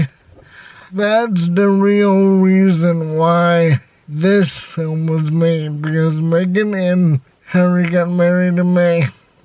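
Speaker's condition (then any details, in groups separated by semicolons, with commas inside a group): Cerebral palsy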